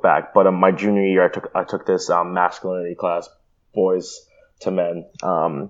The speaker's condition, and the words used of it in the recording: Stuttering. I stutter and I can't spell most of the time.